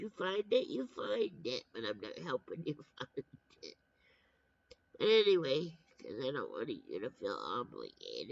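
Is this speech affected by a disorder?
Yes: brain injury.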